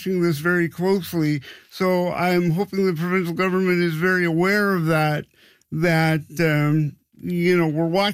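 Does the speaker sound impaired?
Yes: cerebral palsy; past childhood orthopedic surgeries like hip and heel cord operations, some 40 years ago.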